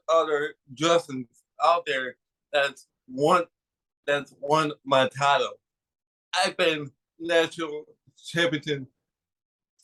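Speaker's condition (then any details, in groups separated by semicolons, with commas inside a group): Cerebral palsy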